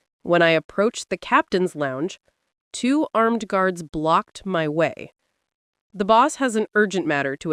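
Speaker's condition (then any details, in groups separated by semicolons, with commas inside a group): No condition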